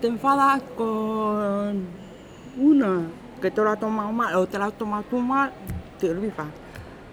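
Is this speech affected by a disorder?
Yes: deafness, acquired at age 3; deaf since age three, late noticed by mother, cause measles per village doctor or whooping cough vaccine per father; two hearing aids, artificial hearing, hears nothing without them, some residual right-ear hearing; speech from before onset kept by strict drilling, speaks like hearing person with aids.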